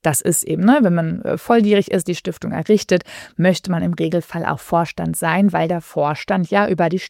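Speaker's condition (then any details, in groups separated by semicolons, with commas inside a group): No condition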